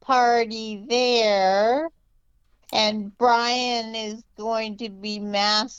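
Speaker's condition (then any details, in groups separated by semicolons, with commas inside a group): Multiple sclerosis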